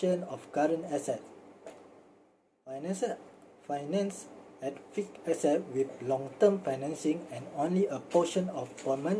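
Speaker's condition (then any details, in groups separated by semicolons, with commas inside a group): No condition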